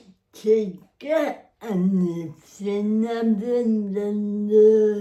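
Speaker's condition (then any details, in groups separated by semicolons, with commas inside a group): Cerebral palsy; spastic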